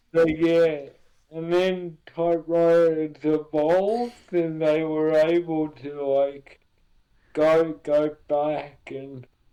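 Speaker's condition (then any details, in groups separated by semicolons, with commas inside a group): Cerebral palsy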